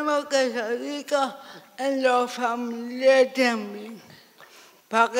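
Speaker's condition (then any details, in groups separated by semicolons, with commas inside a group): Severe cerebral palsy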